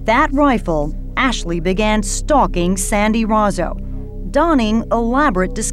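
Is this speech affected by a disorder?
No.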